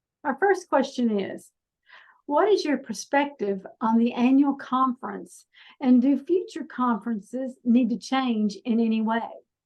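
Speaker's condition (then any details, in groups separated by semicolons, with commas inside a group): No condition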